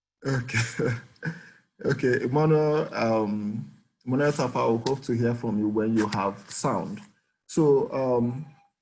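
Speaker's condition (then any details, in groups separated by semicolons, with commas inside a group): No condition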